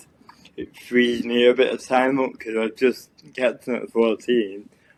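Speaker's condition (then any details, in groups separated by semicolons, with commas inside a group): Cerebral palsy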